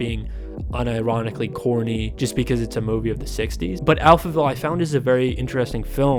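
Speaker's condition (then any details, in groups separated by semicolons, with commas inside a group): No condition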